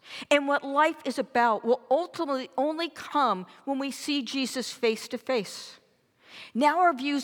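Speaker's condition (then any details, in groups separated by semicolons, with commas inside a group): No condition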